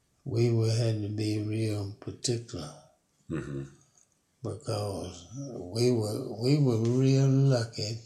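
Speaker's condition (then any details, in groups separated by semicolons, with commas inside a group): Parkinson's disease; fallen 19 times in yard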